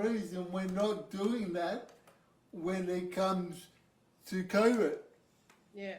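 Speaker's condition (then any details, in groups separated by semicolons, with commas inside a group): Cerebral palsy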